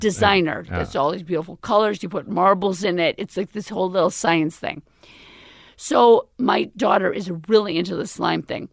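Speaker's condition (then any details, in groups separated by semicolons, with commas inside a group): Left vocal cord paralysis, left unilateral; tracheostomy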